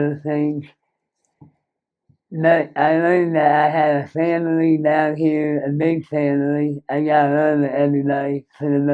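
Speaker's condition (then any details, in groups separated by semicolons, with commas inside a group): Moebius syndrome; severe nerve damage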